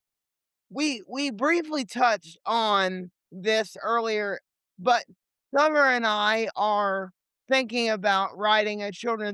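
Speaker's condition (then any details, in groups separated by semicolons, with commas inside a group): Cerebral palsy; lifelong wheelchair user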